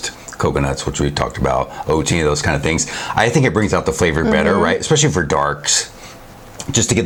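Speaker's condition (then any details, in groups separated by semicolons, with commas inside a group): No condition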